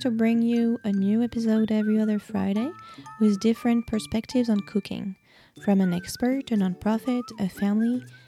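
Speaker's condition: No condition

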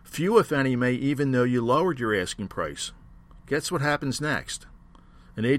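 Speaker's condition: No condition

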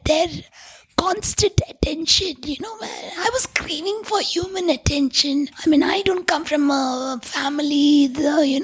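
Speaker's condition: Tracheostomy, vocal cords permanently constricted from smoke inhalation; multiple failed surgeries

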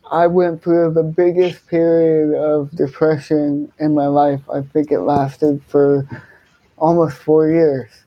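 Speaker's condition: Cerebral palsy, hemiplegia

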